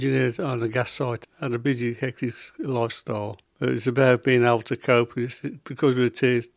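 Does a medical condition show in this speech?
Yes: Parkinson's disease; diagnosed at 59 by specialist, tremor began in little finger, spread to whole hand within weeks; 8 years since diagnosis, tremors initially medication-controlled, medication changed, foot dystonia, freezing, sometimes cannot walk; symptoms possibly audible in voice, voice possibly quieter and slower.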